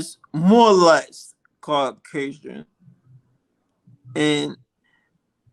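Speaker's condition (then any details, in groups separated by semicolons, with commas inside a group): Multiple sclerosis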